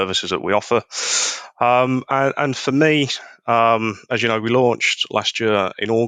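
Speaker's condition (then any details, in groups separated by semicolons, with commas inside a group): No condition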